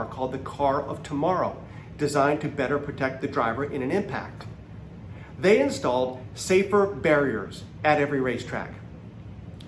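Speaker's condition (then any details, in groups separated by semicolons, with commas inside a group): No condition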